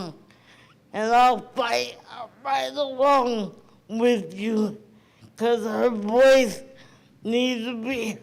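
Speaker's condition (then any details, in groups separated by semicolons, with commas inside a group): Cerebral palsy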